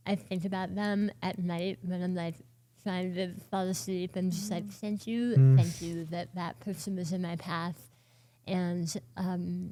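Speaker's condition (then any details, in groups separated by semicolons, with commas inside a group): Oral cancer, partial glossectomy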